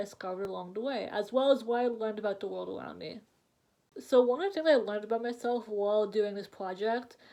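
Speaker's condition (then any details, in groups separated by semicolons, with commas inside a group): No condition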